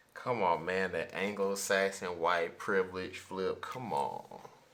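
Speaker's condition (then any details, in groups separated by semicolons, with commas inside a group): No condition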